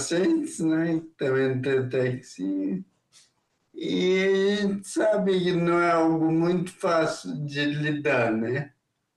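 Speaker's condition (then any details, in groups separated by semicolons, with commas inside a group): Ataxia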